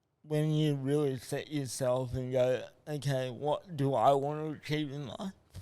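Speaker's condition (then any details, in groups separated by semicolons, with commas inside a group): Cerebral palsy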